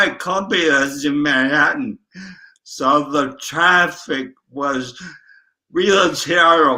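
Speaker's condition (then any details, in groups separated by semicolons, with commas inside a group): Traumatic brain injury; AVM hemorrhage at 57, three brain surgeries, right side affected; ataxia right arm and leg, right leg weaker; tongue affected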